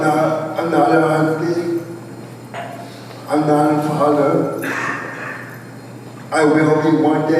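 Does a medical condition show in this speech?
Yes: cerebral palsy, spastic quadriplegia.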